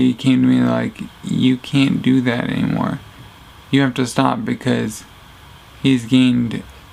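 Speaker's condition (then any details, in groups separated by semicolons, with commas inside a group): Traumatic brain injury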